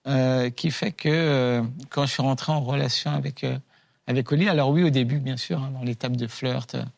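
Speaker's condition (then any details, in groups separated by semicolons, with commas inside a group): No condition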